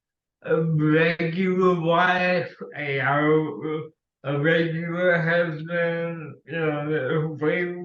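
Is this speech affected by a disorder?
Yes: cerebral palsy; speech impediment.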